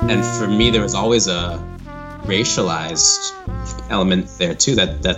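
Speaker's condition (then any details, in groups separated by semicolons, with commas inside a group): Stutter; stutter since age 4, glottal block type, vocal cords stuck midway between rest and touching; significant stutter, milder when disclosed, stage feels soothing, duration unpredictable; long silent blocks, breathy clicks and pops, blocks on own name, synonyms; blocks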